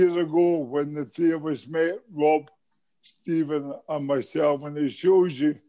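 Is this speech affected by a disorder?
Yes: MND; terminal, whole body affected, muscle wastage; speaks well.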